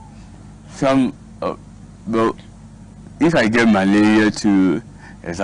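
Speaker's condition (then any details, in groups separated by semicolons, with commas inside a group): Cerebral palsy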